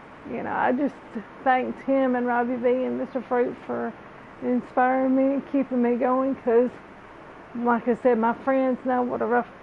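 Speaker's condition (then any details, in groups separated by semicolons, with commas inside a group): Cerebral palsy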